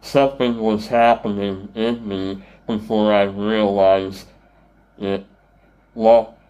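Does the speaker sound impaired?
Yes: Treacher Collins syndrome; congenital, cleft palate and jaw surgeries, tracheostomy, deaf three years, bone conduction hearing aids, speech therapy; voice distorted, some cannot understand, worse on telephone, repeating takes energy, intelligible after years of therapy.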